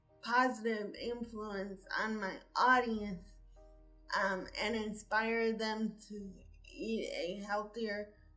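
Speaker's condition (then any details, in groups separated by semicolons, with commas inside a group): Cerebral palsy; from birth; diagnosed about age 5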